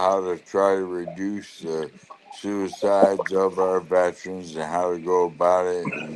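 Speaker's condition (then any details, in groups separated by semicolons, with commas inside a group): Lou Gehrig's disease (ALS)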